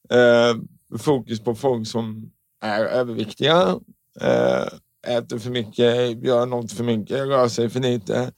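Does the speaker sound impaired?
Yes: cerebral palsy; constant tension in all muscles, shorter muscles, slightly crooked hip, left leg turns inward; milder form than some, walks differently from others; tongue fully stiff in childhood, childhood speech therapy, s-sounds through nose, speech impediment.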